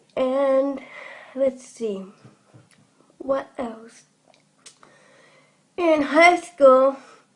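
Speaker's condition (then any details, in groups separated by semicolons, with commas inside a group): Cerebral palsy; from birth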